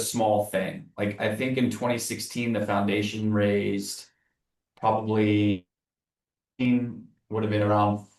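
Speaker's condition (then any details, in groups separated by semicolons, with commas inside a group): No condition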